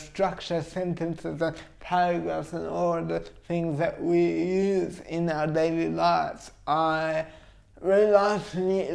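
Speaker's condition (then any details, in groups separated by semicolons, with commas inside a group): Cerebral palsy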